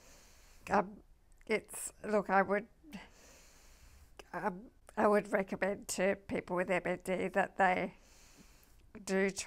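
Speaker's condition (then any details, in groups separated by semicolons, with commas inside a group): MND (ALS)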